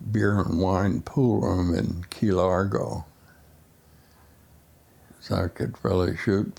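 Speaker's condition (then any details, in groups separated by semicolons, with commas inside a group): Essential tremor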